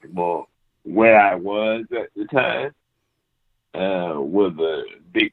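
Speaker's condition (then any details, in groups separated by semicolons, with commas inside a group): Cerebral palsy; confined to wheelchair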